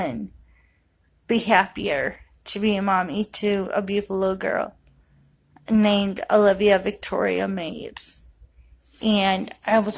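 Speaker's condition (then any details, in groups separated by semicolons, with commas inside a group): Cerebral palsy; affects walking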